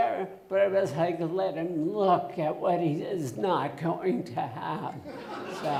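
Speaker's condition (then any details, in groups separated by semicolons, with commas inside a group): Essential tremor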